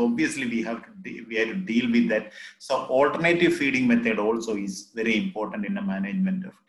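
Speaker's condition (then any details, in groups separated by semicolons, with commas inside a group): No condition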